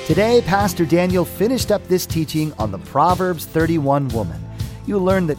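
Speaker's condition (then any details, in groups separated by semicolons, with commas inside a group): No condition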